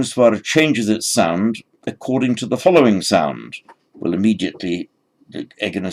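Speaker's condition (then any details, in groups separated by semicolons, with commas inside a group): No condition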